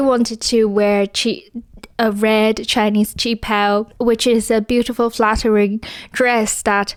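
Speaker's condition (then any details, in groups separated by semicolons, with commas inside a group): No condition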